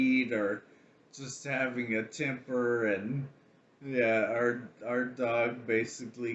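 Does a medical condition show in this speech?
Yes: ALS; can still talk a little, breathing tests good.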